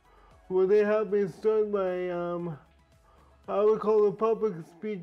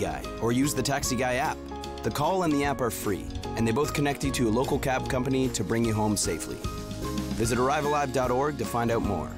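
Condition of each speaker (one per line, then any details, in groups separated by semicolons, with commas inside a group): Brain injury; brain and spinal cord injury, drink-driving crash; slow progression after coma, physiotherapy, speech therapy; speech therapy, speech now fairly understandable
No condition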